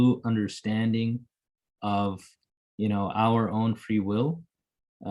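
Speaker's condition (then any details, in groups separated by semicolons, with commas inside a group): No condition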